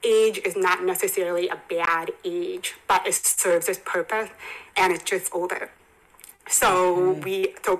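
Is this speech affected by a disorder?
Yes: hearing impairment, congenital, bilateral cochlear implants.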